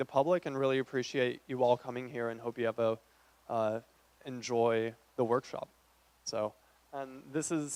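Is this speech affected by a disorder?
No.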